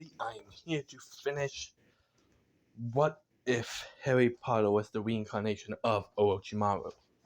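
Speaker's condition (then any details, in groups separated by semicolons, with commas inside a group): No condition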